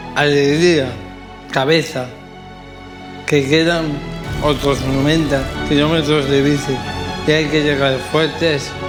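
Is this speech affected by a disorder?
Yes: amyotrophic lateral sclerosis; diagnosed over three years ago, cannot swim or cycle.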